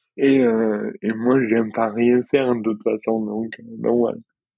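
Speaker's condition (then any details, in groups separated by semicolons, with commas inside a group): Dystonia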